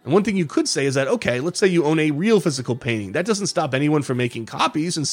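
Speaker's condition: No condition

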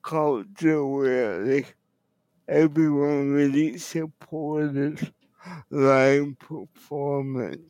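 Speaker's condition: Cerebral palsy; others worried listeners would not understand

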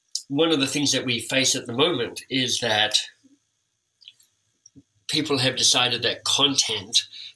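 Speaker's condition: Cleft lip and palate; orthodontic treatment

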